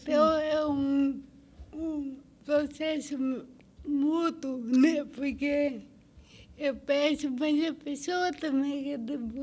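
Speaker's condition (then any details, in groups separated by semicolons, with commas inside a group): Cerebral palsy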